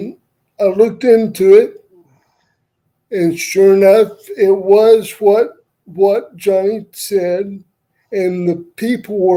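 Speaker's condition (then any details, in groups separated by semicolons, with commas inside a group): Cerebral palsy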